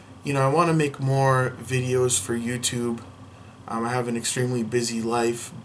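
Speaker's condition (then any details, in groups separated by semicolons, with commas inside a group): No condition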